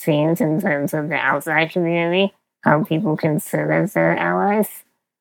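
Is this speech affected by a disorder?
Yes: spinal muscular atrophy; progressive.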